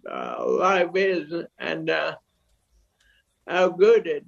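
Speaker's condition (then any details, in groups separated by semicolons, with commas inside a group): ALS, severe; advanced ALS, late stages, walks better after bike rides; intense exercise training reported to help despite doctors' warnings; talks better after bike rides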